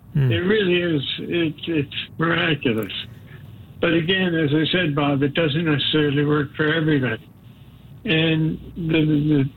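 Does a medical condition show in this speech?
Yes: Parkinson's disease; onset at age 52, deep brain stimulation surgery, previously heavy medication doses with dyskinesia side effects.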